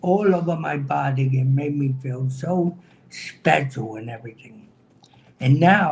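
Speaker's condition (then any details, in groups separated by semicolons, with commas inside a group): Cerebral palsy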